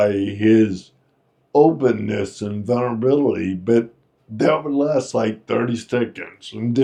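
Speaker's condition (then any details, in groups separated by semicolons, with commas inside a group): Friedreich's ataxia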